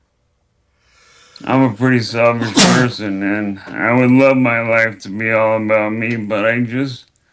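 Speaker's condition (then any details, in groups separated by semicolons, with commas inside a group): ALS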